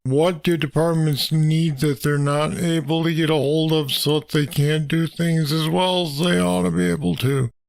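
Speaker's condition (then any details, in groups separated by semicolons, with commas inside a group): Parkinson's disease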